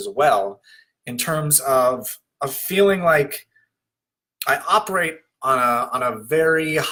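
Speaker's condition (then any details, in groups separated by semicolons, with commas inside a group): No condition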